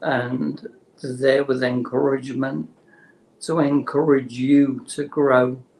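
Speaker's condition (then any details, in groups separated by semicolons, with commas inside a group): Motor neurone disease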